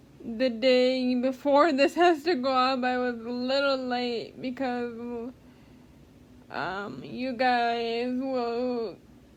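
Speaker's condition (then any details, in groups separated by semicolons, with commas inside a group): Cerebral palsy; speech therapy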